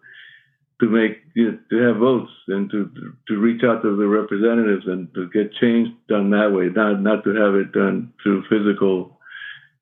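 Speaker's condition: Parkinson's; sometimes shaking, voice shakier than usual at recording

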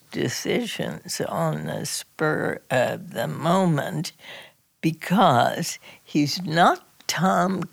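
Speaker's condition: Spasmodic dysphonia; basal ganglia signal fault

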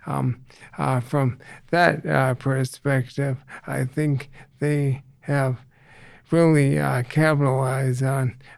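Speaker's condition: ALS; reduced ability to get around

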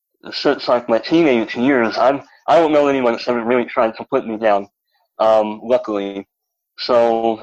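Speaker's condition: Cleft lip and palate; malformed legs

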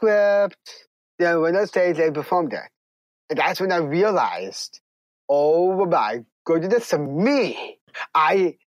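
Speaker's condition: Down syndrome; congenital

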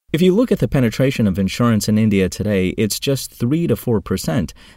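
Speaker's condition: No condition

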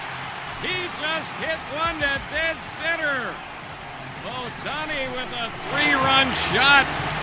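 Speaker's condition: No condition

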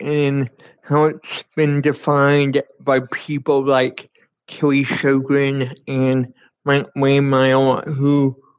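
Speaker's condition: Cerebral palsy; cerebral palsy from lack of oxygen at birth

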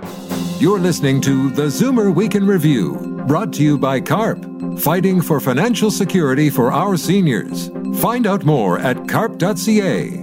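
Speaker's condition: No condition

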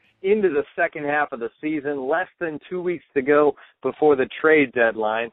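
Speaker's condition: No condition

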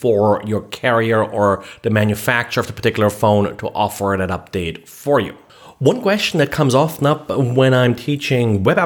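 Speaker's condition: No condition

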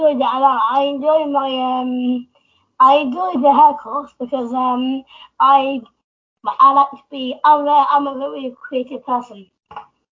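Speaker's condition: Down syndrome; learned to walk late

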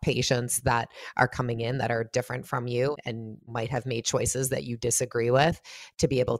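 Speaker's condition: No condition

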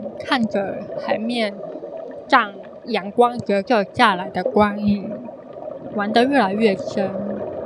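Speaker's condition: Congenital hearing impairment, congenital cochlear underdevelopment; intonation slightly different from typical speakers, can sound sing-song

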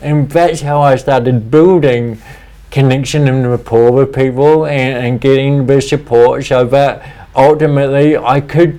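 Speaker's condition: Cerebral palsy; speech impediment, talks funny

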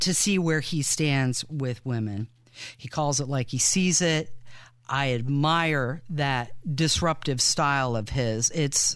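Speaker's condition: No condition

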